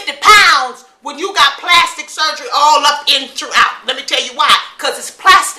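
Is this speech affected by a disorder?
No.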